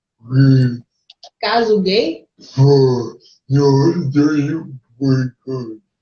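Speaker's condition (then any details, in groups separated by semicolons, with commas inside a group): Cerebral palsy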